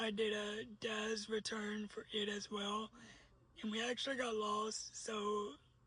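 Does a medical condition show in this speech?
Yes: cerebral palsy; uses a wheelchair.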